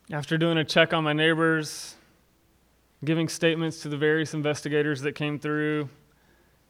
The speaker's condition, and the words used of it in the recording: No condition.